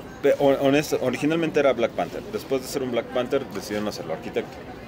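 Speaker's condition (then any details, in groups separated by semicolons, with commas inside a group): No condition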